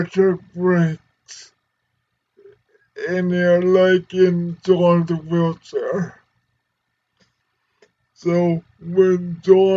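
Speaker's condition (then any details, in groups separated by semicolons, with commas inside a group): Cerebral palsy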